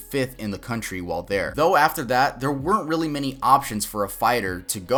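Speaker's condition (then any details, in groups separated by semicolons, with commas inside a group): No condition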